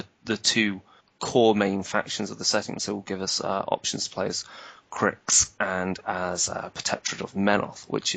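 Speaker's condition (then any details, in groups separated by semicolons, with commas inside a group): No condition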